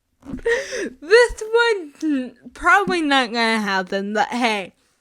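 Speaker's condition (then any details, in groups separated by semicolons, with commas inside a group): Spastic cerebral palsy, mixed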